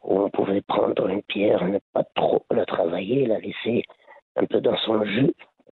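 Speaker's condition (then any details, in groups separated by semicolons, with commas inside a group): Laryngeal cancer; quit over 20 years ago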